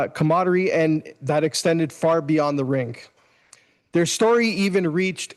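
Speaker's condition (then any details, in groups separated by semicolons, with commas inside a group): No condition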